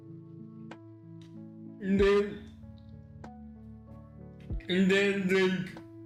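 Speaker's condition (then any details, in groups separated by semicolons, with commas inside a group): Cerebral palsy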